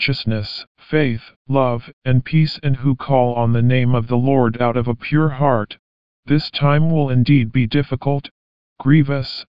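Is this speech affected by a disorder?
No.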